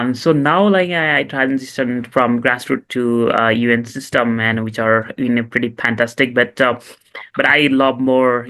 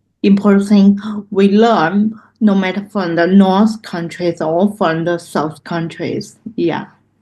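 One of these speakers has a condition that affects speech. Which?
The second: cerebral palsy; loss of muscle control.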